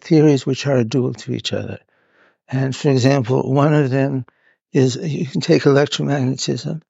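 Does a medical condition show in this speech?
Yes: Parkinson's; hidden in early stages, now openly displayed; must move about during interview, reports not feeling very well.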